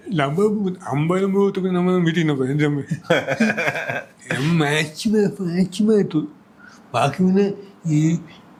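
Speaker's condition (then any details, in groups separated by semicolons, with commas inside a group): Cerebral palsy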